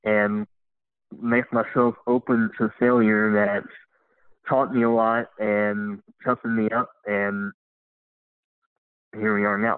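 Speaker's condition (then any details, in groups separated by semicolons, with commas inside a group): Cleft lip and palate; running prostheses from Challenge Athlete Foundation grant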